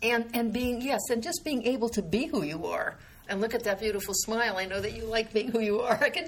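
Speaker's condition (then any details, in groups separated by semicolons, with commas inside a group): No condition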